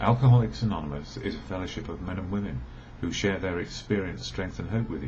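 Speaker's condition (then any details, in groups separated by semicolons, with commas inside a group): No condition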